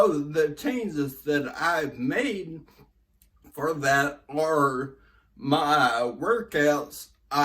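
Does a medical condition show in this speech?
Yes: brain injury.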